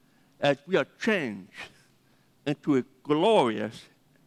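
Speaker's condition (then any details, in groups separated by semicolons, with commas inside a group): Deafness; 80% deaf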